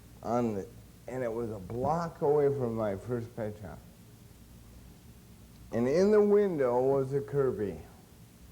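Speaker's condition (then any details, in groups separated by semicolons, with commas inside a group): Cerebral palsy; since birth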